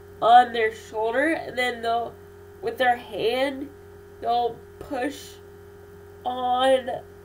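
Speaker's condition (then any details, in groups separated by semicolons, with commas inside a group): Cerebral palsy; infant ventilator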